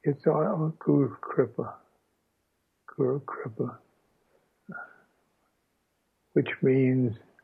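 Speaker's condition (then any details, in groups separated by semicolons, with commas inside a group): Aphasia after stroke; halting speech with pauses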